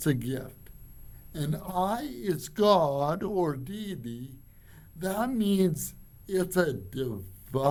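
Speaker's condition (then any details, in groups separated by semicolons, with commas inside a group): Cerebral palsy; from birth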